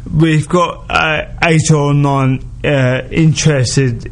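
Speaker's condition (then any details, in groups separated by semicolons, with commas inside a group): Motor neurone disease; progressive neurological disease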